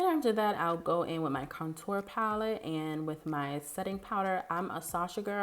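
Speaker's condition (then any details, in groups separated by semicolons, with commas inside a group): No condition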